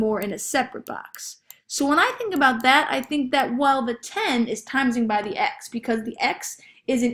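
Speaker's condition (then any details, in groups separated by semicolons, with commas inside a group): No condition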